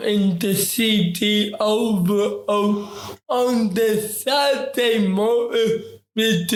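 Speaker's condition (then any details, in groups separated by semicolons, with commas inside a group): Ataxic cerebral palsy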